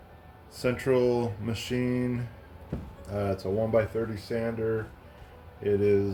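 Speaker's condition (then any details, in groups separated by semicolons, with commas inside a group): No condition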